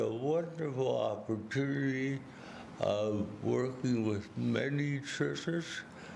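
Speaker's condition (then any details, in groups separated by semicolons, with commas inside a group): Cerebral palsy; lifelong; speaks slowly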